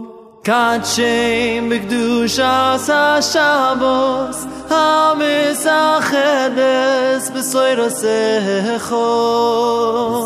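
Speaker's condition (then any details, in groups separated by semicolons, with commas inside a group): No condition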